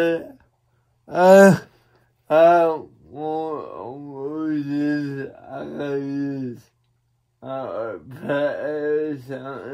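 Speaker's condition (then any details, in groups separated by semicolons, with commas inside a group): Cerebral palsy; one hand affected; atypical speech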